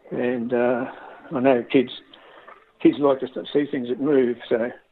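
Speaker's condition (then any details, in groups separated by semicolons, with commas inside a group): Parkinson's disease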